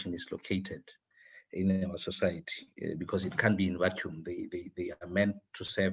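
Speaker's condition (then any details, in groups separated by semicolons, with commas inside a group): No condition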